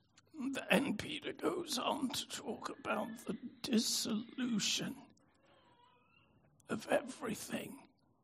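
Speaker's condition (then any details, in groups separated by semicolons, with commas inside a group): Spasmodic dystonia; brain disorder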